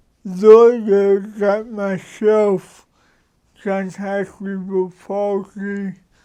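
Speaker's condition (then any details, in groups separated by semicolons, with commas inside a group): Cerebral palsy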